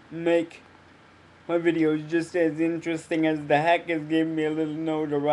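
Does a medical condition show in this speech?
Yes: cerebral palsy.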